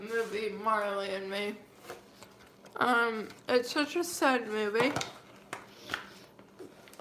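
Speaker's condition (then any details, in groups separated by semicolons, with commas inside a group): Cerebral palsy, mild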